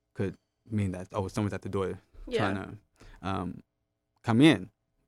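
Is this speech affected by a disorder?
Yes: profound hearing loss, acquired, gentamicin-induced; right ear profound near deaf, left ear moderate, gentamicin-caused, hearing aids, lip reading; had speech therapy because of hearing loss.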